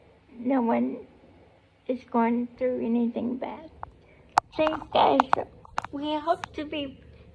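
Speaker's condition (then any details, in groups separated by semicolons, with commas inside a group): Cerebral palsy; able to talk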